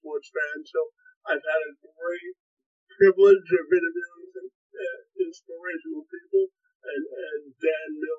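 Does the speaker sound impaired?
Yes: cerebral palsy, spastic quadriplegia.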